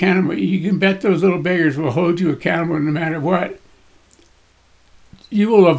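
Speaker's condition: Parkinson's disease; voice shakes, body shakes

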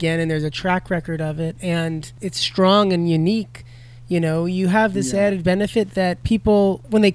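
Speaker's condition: No condition

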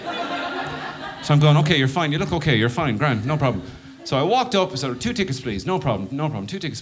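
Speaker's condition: No condition

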